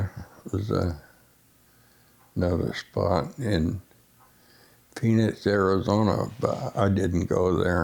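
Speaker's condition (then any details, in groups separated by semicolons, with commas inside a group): Essential tremor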